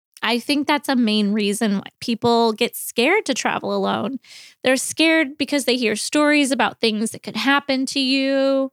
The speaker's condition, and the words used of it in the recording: No condition.